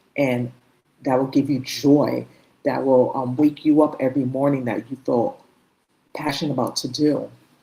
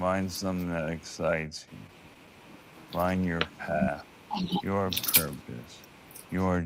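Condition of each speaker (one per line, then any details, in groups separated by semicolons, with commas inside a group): No condition
ALS; first symptom in one hand, likely bulbar form; about one year since diagnosis, advanced, near death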